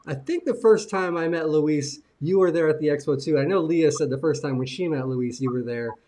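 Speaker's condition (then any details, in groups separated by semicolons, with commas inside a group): No condition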